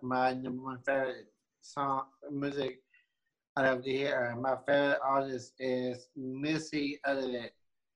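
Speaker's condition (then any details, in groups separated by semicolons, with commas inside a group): Down syndrome; born with Down syndrome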